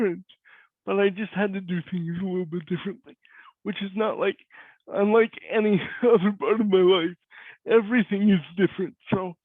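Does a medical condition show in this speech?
Yes: cerebral palsy; voice is different.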